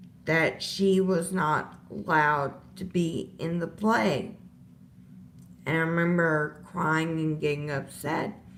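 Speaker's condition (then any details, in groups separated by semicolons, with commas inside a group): Disability causing slurred speech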